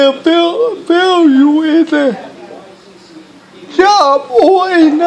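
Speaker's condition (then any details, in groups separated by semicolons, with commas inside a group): Cerebral palsy; speech hard to understand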